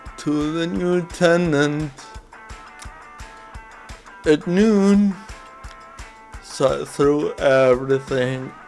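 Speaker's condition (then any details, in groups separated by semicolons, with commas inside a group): Cerebral palsy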